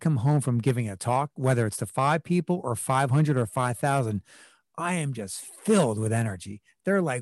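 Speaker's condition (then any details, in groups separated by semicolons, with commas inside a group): No condition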